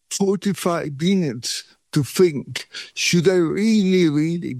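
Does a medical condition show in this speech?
Yes: cerebral palsy; cramp and pain free in Thailand.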